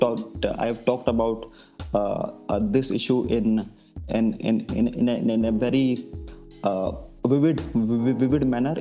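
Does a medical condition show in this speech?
Yes: stammering; past avoidance of presentations and self-introductions, accepts own stammer since Indian Stammering Association annual conference; sometimes stretches initial s sounds, as in sssstart; here repeated sounds, repeated words, prolonged sounds.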